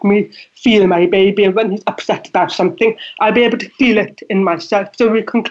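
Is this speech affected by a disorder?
Yes: deafness; deafness audible in voice.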